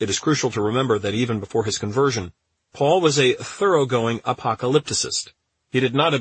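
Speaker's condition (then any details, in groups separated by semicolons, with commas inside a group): No condition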